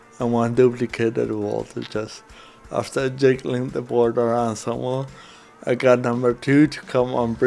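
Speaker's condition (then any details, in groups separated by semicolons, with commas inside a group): Cerebral palsy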